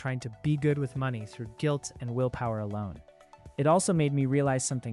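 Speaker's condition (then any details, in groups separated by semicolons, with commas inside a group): No condition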